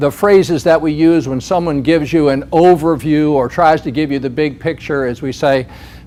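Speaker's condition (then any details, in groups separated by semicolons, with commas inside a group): No condition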